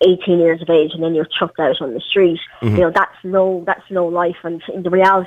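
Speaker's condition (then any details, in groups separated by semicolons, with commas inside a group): Cleft palate; congenital, parental Chernobyl radiation, premature birth, over 20 surgeries, webbed legs, amputation, prosthetic limb since 12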